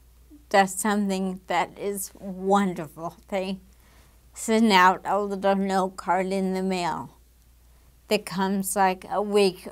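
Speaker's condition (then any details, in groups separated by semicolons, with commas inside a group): Damaged diaphragm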